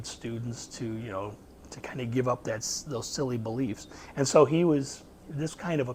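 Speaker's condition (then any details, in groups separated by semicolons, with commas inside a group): No condition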